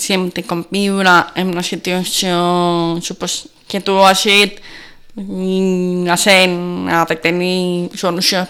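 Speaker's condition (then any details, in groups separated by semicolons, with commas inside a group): Deafness from birth, congenital; communicates by lip reading since always; intonation different from hearing speakers, may not be understood well, host finds speech understandable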